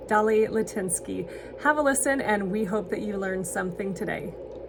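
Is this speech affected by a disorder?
No.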